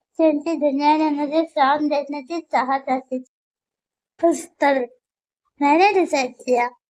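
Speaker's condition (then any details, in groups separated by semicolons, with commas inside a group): Muscular dystrophy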